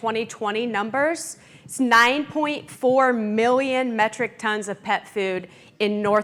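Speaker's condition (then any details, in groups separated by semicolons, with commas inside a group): No condition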